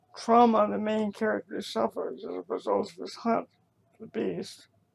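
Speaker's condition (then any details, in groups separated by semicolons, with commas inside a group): Cerebral palsy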